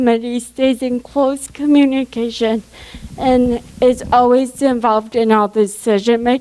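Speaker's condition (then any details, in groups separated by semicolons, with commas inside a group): Cerebral palsy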